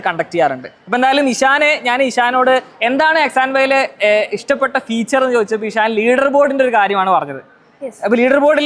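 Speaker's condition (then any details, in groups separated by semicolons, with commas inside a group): No condition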